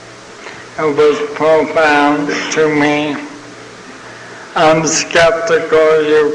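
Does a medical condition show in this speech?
Yes: ALS (Lou Gehrig's disease); young onset.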